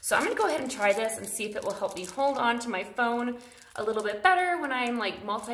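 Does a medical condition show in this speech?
No.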